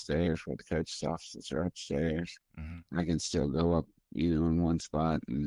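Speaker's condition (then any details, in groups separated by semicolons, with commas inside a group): Primary progressive multiple sclerosis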